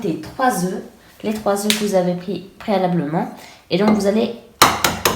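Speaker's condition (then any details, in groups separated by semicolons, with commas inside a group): No condition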